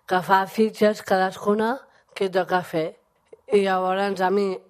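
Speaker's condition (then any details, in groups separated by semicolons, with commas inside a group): Down syndrome; 35% disability rating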